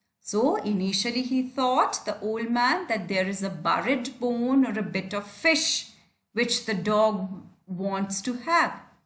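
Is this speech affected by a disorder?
No.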